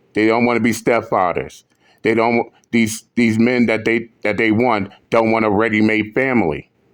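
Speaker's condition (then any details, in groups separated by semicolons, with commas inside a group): No condition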